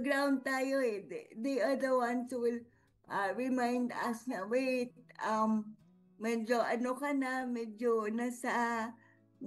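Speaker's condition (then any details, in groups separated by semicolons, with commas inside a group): Cerebral palsy; cerebellum affected; speaking effortful, some difficulty talking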